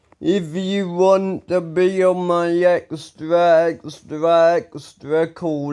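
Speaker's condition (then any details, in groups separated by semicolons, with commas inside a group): Ataxia; speech recently worse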